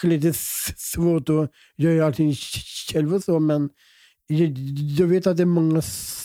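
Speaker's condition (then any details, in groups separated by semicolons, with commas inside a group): Down syndrome; present from birth; 32 years with condition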